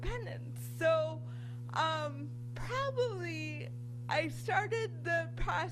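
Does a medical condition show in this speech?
Yes: cerebral palsy; from birth.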